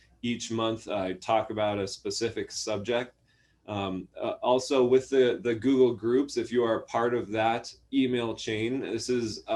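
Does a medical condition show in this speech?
No.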